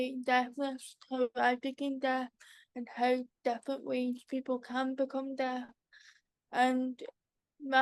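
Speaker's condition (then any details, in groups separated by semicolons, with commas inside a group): Cerebral palsy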